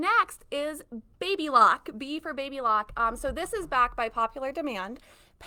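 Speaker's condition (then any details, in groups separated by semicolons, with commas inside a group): No condition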